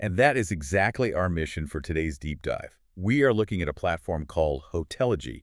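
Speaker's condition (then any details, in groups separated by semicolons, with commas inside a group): No condition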